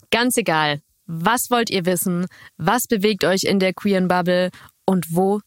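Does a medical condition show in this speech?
No.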